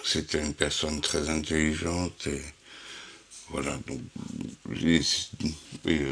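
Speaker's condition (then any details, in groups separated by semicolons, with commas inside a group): Huntington's disease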